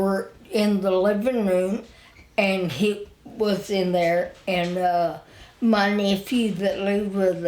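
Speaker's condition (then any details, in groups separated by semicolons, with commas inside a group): Spinal ataxia; wheelchair user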